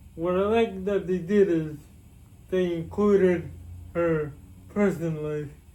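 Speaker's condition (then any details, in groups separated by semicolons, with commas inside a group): Cerebral palsy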